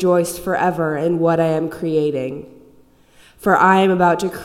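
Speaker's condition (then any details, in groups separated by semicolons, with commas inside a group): No condition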